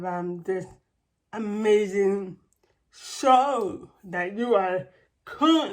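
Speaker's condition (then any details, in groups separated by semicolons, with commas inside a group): Cerebral palsy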